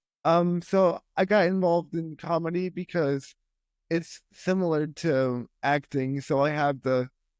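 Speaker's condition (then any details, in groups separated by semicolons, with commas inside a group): Spastic quadriplegia; cerebral palsy from premature-birth brain bleed, legs most restricted; extreme stiffness, age 26, lifelong physical therapy; speech impediment from brain injury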